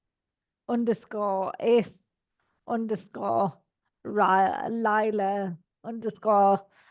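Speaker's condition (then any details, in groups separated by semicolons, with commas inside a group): Cerebral palsy; all four limbs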